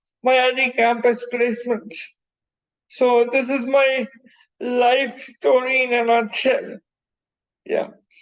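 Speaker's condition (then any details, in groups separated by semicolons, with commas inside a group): Cerebral palsy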